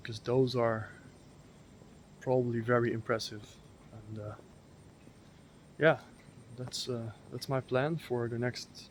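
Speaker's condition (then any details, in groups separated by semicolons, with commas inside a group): No condition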